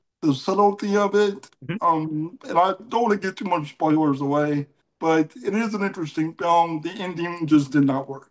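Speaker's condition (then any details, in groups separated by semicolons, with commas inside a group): Cerebral palsy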